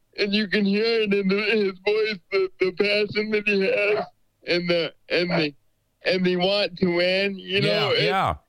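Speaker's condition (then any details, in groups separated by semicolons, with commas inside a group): Cerebral palsy; limited wheelchair mobility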